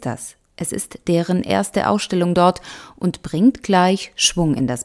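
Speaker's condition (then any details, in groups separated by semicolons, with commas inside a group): No condition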